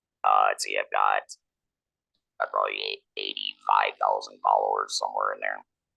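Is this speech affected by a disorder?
Yes: laryngectomy, electrolarynx.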